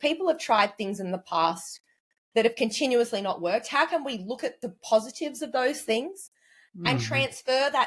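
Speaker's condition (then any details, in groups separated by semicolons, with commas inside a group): No condition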